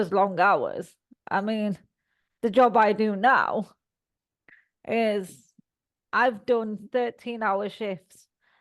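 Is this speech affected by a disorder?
Yes: cerebral palsy; all four limbs.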